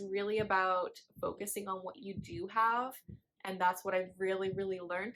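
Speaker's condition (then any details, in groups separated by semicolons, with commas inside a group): No condition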